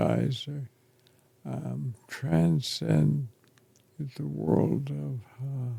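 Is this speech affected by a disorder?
Yes: ALS; affects chest and throat.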